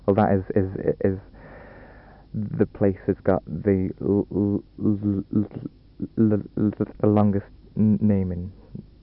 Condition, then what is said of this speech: Stuttering. Well, normally, my speech isn't all that bad.